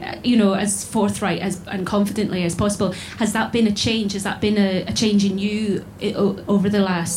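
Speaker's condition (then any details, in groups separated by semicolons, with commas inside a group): No condition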